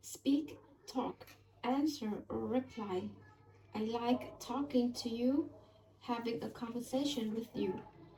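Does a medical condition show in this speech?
No.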